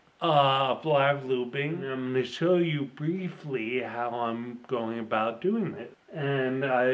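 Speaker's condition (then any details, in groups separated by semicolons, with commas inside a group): Ataxia; affects coordination and balance; diagnosed few years ago, slowly progressing, coordination worsening; slight slurring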